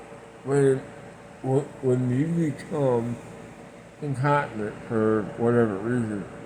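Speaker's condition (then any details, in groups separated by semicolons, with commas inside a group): Parkinson's; speech impediment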